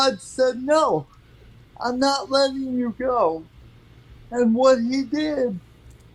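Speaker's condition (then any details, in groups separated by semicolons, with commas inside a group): Cerebral palsy; from birth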